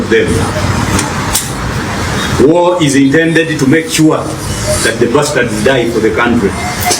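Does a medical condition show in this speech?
No.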